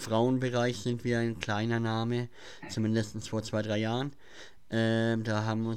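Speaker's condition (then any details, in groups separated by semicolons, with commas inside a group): Cleft palate; speech impediment, listener messages said cannot be heard, mimicked at school, class laughed at reading aloud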